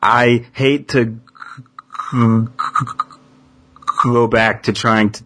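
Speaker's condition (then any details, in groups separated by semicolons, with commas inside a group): Stuttering; person who stutters, working on stuttering, okay stuttering in front of people; anxiety about stuttering or social communication has paralyzing effect; blocks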